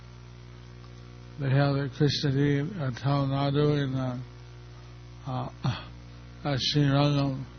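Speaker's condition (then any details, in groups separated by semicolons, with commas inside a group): Stroke; checks whether listeners understand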